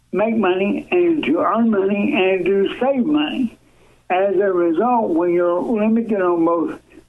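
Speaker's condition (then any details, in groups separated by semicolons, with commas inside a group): Cerebral palsy, severe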